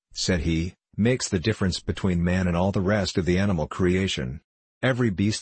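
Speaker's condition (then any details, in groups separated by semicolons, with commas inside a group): No condition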